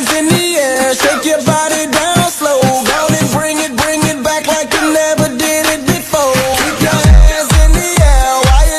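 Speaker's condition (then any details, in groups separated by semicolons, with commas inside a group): No condition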